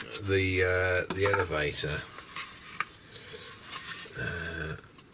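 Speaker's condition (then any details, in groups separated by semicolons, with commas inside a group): No condition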